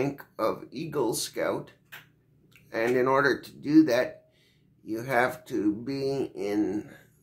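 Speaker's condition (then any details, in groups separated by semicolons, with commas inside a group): Cerebral palsy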